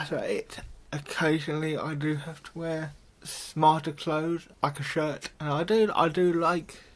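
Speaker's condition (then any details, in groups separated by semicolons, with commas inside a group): Cerebral palsy; mild, affects muscles and speech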